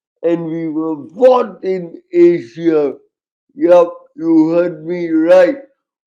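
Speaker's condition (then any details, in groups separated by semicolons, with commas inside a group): Cerebral palsy, severe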